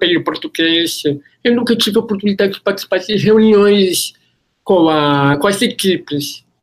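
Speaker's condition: Congenital deafness, Usher syndrome; relied more on hearing than lip reading

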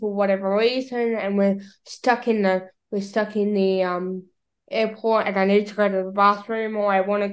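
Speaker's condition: Cerebral palsy; battery-powered wheelchair user

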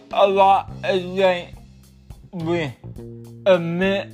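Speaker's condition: Cerebral palsy

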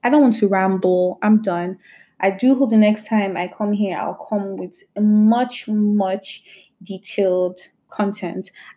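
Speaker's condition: Stutter; stutter with blocks, speech therapy planned but not started due to lockdown, mentor suggested laptop to type; more stuttering on phone, with strangers, when nervous, interview blocks, sometimes cannot speak, left call center job; repeated words, prolonged sounds

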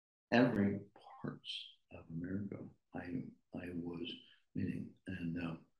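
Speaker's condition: Aphasia after stroke; severe stroke during procedure, paralysis, unable to speak, Murrah Silverman, aphasia center, Moss Rehab, voice lessons; initially no speech, soft voice, lacked breath and volume, practiced vanilla milkshake, speech slow but speeding

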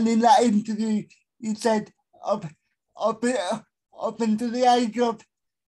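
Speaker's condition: Spastic quadriplegic cerebral palsy; told would never verbally communicate

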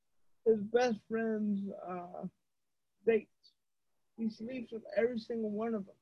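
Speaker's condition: Cerebral palsy; wheelchair user

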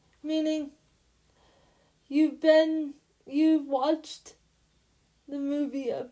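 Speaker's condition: Cerebral palsy; since birth

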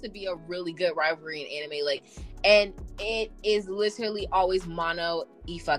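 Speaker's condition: No condition

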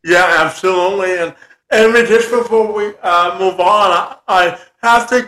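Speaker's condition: Cerebral palsy; present from birth, severe, unable to walk without assistance lifelong, learned at age 9

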